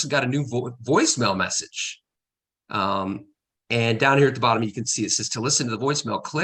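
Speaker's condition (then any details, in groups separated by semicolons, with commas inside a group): No condition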